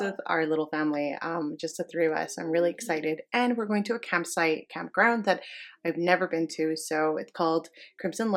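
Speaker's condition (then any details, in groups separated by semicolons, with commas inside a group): No condition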